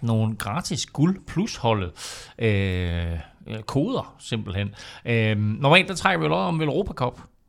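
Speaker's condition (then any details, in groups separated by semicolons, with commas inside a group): No condition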